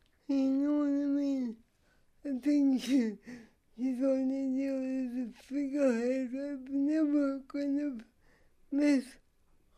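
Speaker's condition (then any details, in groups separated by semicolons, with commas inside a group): Cerebral palsy; needs practically everything done for her, including getting up, dressing, washing and feeding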